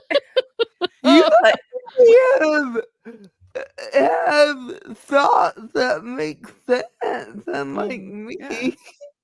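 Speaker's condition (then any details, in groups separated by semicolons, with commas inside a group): Cerebral palsy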